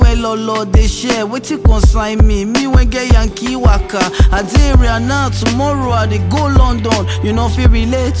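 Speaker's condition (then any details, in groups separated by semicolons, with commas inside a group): No condition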